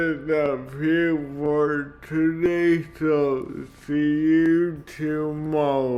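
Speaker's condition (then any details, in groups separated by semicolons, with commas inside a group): Cerebral palsy; speech impairment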